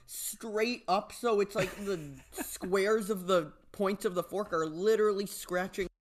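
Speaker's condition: No condition

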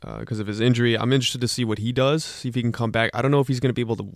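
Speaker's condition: No condition

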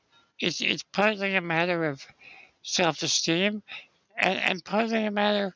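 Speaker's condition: Spinal muscular atrophy; age 60

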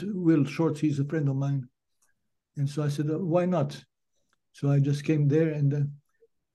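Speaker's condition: Parkinson's disease; stopped playing guitar publicly 2015

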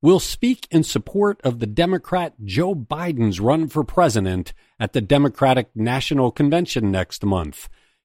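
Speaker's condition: No condition

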